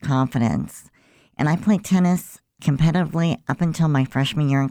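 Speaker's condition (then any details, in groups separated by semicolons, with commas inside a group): Cleft lip and palate; about 50-some years ago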